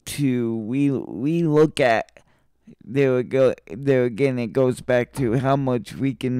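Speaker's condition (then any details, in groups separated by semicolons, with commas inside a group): Cerebral palsy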